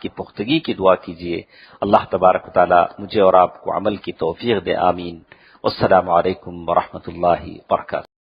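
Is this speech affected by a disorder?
No.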